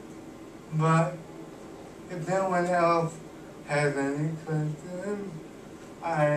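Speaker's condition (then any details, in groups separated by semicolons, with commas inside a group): Cerebral palsy; cannot walk, uses wheelchair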